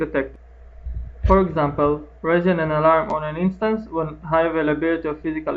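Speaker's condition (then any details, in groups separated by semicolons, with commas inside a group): No condition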